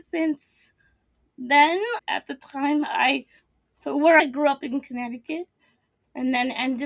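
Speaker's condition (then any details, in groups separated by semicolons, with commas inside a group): Cerebral palsy; since birth, birth oxygen loss, quadriplegia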